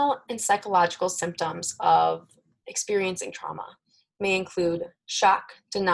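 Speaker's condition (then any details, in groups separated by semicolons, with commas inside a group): No condition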